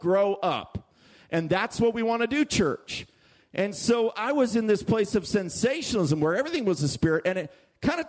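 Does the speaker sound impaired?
No.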